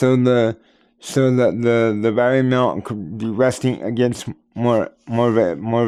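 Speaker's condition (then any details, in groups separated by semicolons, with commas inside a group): Cerebral palsy; tends to mess up words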